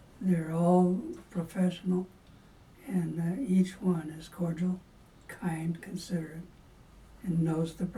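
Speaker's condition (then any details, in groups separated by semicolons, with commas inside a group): Parkinson's disease; first diagnosed Lewy body, then essential tremor, affects hands; symptoms about five years, hand problems eight years, hyperbaric therapy; voice very foggy, briefly had regular voice two months ago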